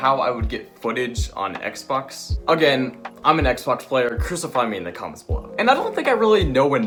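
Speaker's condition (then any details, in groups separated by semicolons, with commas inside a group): No condition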